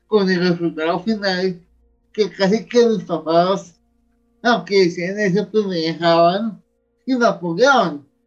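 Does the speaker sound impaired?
Yes: cerebral palsy; near death as newborn.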